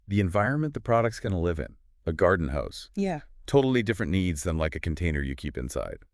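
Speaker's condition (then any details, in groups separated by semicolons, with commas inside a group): No condition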